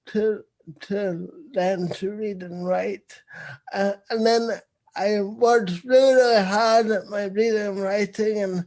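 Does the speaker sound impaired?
Yes: cerebral palsy; visible.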